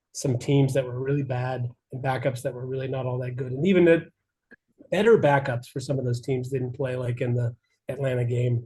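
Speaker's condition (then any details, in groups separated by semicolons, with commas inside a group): No condition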